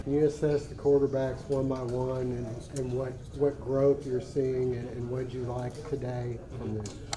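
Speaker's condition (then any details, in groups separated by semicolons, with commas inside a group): No condition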